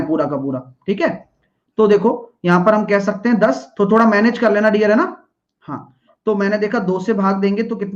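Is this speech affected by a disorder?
No.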